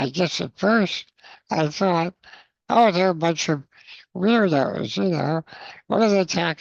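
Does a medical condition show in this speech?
Yes: spinal muscular atrophy.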